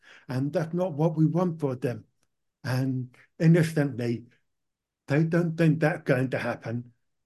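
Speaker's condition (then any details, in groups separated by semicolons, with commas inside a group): Profound deafness, born profoundly deaf, cochlear implant; powerful hearing aids early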